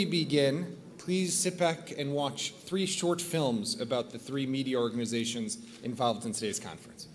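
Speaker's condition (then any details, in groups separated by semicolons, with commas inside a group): No condition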